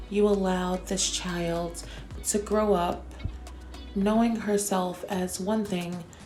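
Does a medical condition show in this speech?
No.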